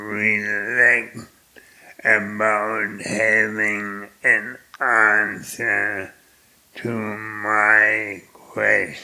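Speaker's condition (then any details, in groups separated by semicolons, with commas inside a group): Primary lateral sclerosis; motor neuron disease, neurologist gave 2 to 5 years, later found primary lateral sclerosis, legs then arms, hands, face, voice; profoundly affected, speaks with effort, hard to follow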